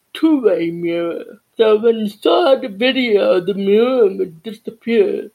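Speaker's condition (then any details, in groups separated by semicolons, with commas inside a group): Deafness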